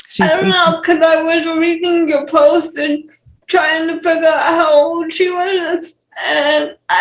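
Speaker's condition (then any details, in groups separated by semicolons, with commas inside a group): Cerebral palsy; wheelchair user; speech issues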